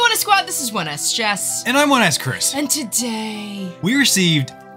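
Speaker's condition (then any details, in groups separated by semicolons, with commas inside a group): No condition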